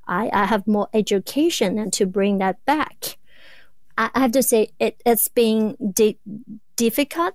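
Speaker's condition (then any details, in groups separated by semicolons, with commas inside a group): Stuttering; grew up in China, where stuttering is heavily stigmatized; repeated sounds, repeated words, blocks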